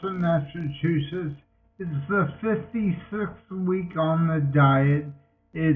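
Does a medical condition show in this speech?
Yes: multiple sclerosis.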